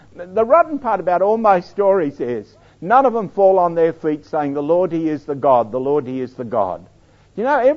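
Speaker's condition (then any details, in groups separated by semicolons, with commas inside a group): No condition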